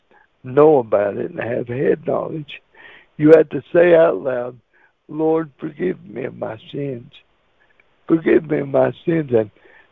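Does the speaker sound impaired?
Yes: cerebral palsy; wheelchair user.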